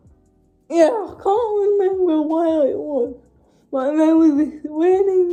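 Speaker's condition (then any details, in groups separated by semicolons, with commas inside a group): Cerebral palsy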